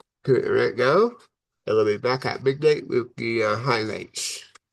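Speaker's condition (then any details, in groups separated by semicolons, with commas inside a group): Cerebral palsy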